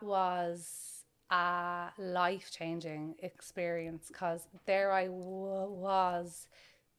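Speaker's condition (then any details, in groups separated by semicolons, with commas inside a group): Stammer; stammer since childhood, group therapy in 20s, Dublin Adult Stuttering (DAS), Dr. Jonathan Linklater; stammers more when anxious, sometimes hides stammer, still fears being caught out; once tried passing as fluent, voluntary stammering since 20, early in interactions; prolonged sounds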